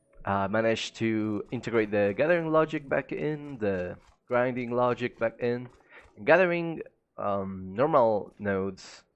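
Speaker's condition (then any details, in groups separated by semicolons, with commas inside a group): No condition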